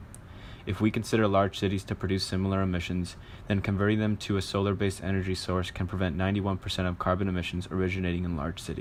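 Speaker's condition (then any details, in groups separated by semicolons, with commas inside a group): No condition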